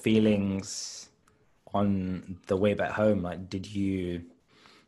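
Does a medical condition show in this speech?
Yes: stutter; blocking and freezing in childhood, fluent in drama performances, avoided class reading as teen; here prolonged sounds.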